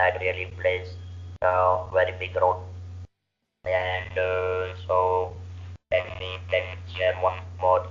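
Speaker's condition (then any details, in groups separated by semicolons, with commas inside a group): Laryngeal cancer surgery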